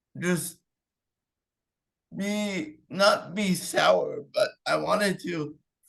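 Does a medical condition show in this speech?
Yes: cerebral palsy.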